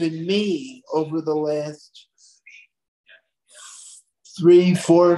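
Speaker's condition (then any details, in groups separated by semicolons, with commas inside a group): Cerebral palsy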